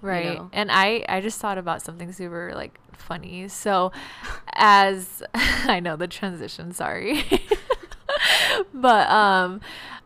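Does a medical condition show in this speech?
No.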